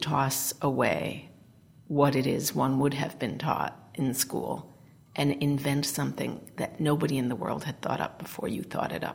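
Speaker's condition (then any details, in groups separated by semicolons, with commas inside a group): No condition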